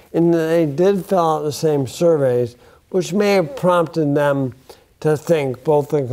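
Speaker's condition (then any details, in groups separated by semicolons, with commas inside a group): Bulbar onset ALS; affects speech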